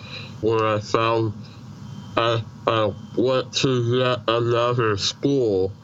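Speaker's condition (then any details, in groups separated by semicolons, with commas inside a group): Treacher Collins syndrome, severe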